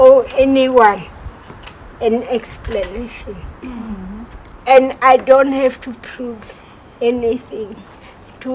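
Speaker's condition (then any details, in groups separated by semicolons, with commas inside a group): Cerebral palsy; speech impediment, understandable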